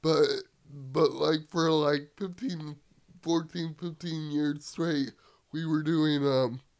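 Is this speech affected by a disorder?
Yes: cerebral palsy; wheelchair user.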